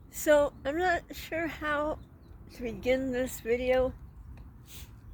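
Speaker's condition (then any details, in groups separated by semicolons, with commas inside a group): Traumatic brain injury; trouble talking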